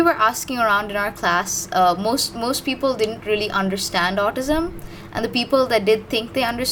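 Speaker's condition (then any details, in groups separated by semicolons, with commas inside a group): No condition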